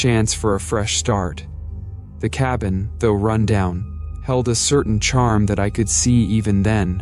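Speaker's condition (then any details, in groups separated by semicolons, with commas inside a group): No condition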